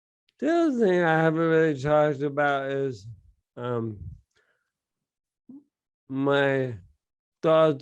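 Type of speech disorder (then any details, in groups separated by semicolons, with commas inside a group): Bulbar dysarthria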